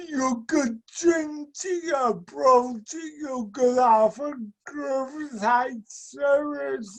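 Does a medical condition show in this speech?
Yes: speech and mobility impairment.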